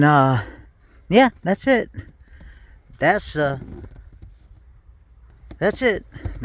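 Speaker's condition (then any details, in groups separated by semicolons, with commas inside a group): No condition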